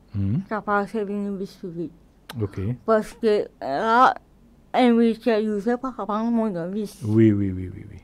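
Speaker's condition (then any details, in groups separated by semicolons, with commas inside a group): Cerebral palsy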